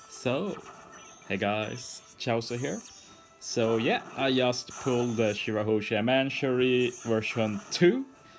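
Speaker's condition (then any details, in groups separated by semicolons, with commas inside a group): No condition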